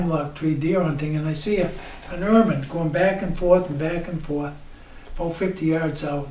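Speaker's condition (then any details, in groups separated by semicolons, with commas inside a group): ALS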